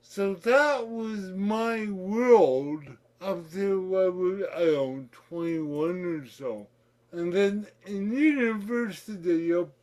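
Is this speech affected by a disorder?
Yes: cerebral palsy; childhood-onset, childhood physiotherapy, occupational and speech therapy, school for physically disabled children, regular school from age 13; distinctive voice, imitated by friend Fred.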